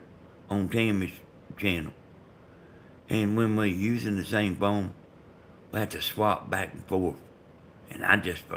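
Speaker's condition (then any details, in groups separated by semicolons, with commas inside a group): Brain bleed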